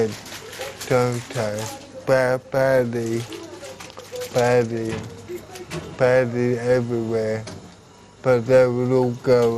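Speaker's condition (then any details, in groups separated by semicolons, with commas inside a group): Brain injury; followed near-death event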